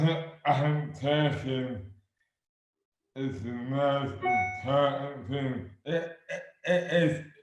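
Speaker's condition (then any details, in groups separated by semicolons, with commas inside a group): Dystonia; affects hands and speech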